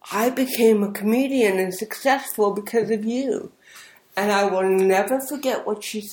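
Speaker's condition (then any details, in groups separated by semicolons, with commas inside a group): Cerebral palsy; speech therapy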